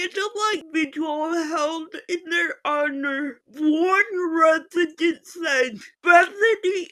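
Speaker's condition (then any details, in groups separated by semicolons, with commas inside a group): Physical speech impairment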